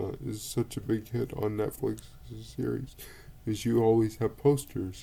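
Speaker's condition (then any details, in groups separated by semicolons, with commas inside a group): Cerebral palsy; wheelchair user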